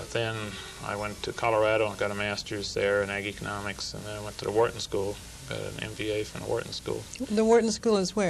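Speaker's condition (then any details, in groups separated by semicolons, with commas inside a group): No condition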